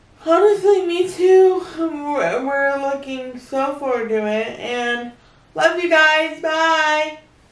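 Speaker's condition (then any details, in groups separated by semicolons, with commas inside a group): Cerebral palsy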